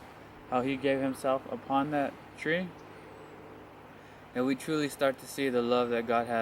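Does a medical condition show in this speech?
No.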